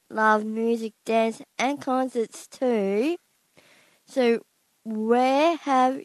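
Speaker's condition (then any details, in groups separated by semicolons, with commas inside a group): Down syndrome; congenital, present from birth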